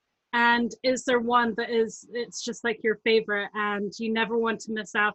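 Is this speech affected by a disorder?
No.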